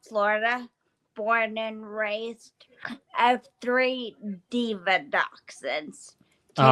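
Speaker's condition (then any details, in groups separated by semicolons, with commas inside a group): Brain injury from boulder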